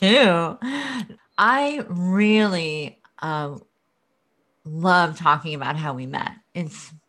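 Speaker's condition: Cleft lip and palate

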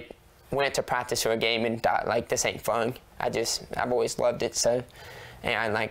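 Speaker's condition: Deafness; born deaf, completely deaf at two, cochlear implant two months later, Marshall University listen-and-speak program; uses cochlear implant, sister Tegan still corrects mispronounced words; says many words wrong, speech deteriorated while awaiting implant, last word bah for ball

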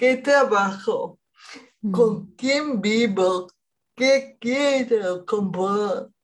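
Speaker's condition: Cerebral palsy; present at least 40 years

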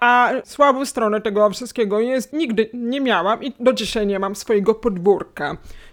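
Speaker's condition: Hearing loss, cochlear implant, acquired; cochlear implant at age 16

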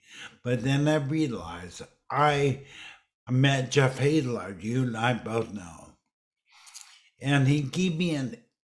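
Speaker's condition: Dysarthria; wheelchair user

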